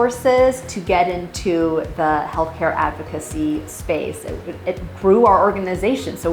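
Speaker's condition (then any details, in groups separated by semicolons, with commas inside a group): No condition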